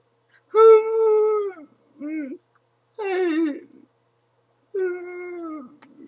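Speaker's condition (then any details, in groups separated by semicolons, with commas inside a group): Cerebral palsy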